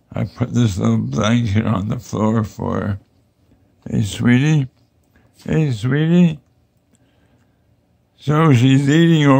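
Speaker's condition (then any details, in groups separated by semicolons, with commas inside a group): Oral cancer; base of tongue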